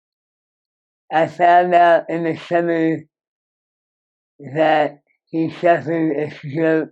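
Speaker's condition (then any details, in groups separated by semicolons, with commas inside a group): Moebius syndrome; severe nerve damage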